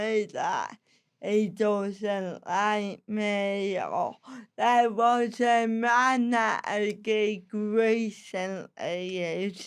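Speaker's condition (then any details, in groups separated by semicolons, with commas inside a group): Cerebral palsy; slow speech, sounds disabled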